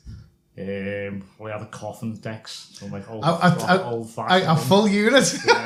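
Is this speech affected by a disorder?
No.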